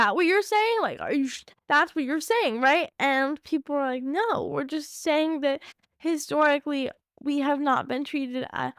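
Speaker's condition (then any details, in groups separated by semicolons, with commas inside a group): Cerebral palsy; from birth, mostly waist down, uses walker; diagnosed about age one, age seventeen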